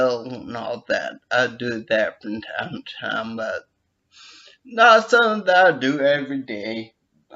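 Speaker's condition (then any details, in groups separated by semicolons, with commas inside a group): Brain injury with dysarthria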